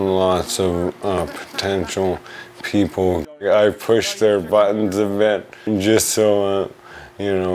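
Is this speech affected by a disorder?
Yes: amyotrophic lateral sclerosis; few months since diagnosis, needs physiotherapy; breathing currently fine.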